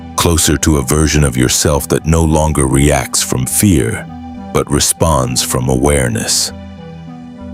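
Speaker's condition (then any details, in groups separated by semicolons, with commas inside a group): No condition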